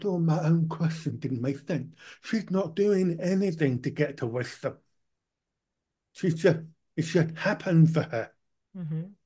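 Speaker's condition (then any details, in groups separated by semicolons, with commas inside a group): Profound deafness, born profoundly deaf, cochlear implant; cochlear implant about 20 years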